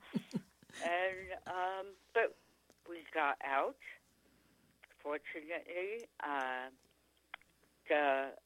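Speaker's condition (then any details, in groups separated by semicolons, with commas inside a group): Tongue cancer; chronic sore throat symptom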